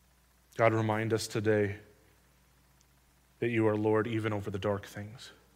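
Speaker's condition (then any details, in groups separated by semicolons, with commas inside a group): No condition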